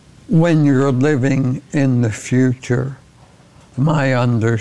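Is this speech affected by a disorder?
Yes: ALS; progressive ALS.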